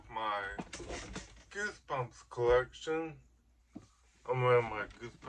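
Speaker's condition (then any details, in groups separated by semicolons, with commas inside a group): Ataxic cerebral palsy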